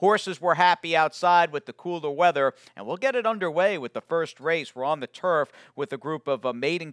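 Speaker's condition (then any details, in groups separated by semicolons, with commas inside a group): No condition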